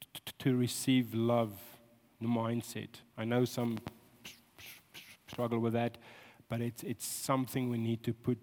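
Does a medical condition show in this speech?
Yes: stuttering; talks long because of stutter; here prolonged sounds, blocks.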